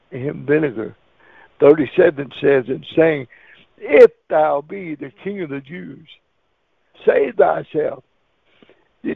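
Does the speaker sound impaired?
Yes: cerebral palsy; wheelchair user.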